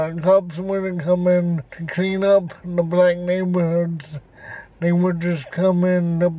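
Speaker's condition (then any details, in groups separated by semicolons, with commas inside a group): Cerebral palsy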